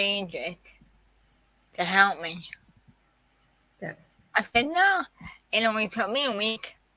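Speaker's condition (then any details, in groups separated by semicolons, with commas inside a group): Quadriplegic cerebral palsy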